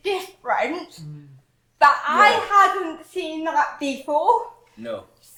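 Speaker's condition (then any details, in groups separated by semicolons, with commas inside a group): Cerebral palsy; talks differently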